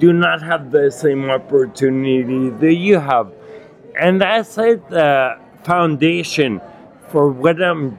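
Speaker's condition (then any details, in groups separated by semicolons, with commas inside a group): Acquired ataxia with dysarthria, acquired; Lance-Adams syndrome; daily poor balance and hand coordination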